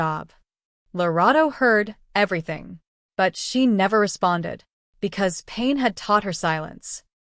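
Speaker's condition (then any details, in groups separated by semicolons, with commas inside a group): No condition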